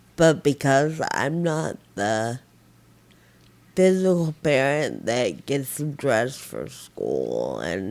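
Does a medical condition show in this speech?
Yes: Friedreich ataxia; progressive nerve damage.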